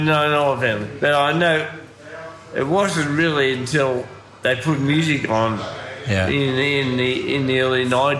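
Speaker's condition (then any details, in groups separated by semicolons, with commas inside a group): Ataxia from brain damage, cerebellar; 2 years hospital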